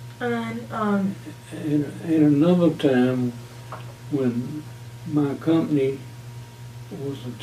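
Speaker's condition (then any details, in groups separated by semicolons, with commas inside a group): Parkinson's disease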